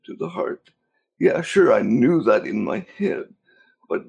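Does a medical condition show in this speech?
Yes: cerebral palsy; cerebral palsy since birth.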